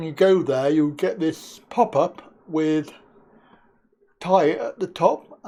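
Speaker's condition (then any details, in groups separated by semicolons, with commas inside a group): Cerebral palsy; back surgery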